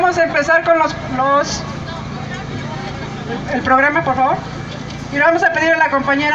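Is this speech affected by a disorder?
No.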